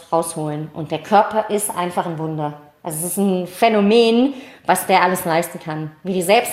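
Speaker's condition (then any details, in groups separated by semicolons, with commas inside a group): Cleft palate, mild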